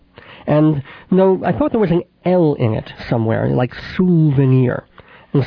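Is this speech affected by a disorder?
Yes: cleft palate with lisp, cleft lip and palate, mild; back of throat.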